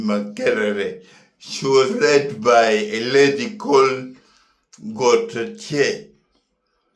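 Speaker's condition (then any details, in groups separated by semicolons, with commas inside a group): Neurological disease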